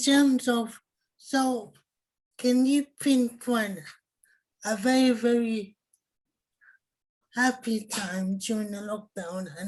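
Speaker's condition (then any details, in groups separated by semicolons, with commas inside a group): Cerebral palsy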